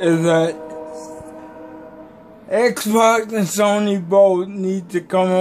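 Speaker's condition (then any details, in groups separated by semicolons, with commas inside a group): Cerebral palsy; affects muscles; may be hard to understand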